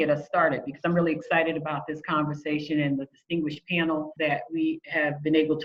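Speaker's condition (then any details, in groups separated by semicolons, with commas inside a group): No condition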